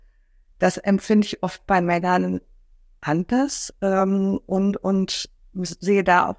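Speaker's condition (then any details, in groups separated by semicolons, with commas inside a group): Stuttering; stuttering since about age 12, self-help since 2001, Göttingen self-help group 15 years, BVSS; about 49 years since onset, still stutters; reading aloud to son once seemed unimaginable; repeated sounds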